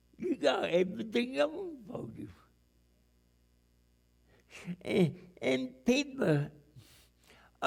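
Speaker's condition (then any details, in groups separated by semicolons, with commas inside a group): Cerebral palsy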